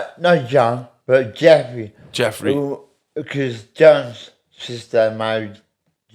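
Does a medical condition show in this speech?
Yes: medication-induced speech impediment.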